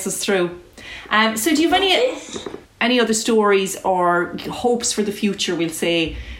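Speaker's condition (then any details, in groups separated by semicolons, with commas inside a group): No condition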